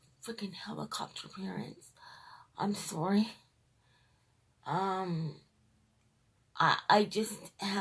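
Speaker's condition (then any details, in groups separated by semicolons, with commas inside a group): Cerebral palsy, triplegia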